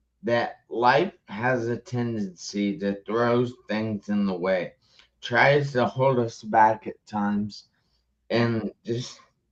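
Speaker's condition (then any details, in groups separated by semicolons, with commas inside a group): Traumatic brain injury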